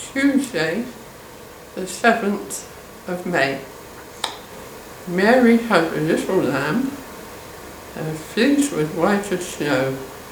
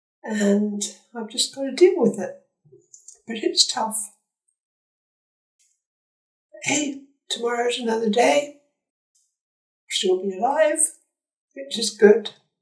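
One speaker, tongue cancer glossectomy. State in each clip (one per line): 4 to 8 days after tongue surgery
1 to 6 weeks after surgery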